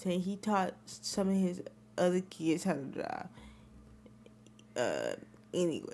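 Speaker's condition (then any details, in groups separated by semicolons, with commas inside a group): Cerebral palsy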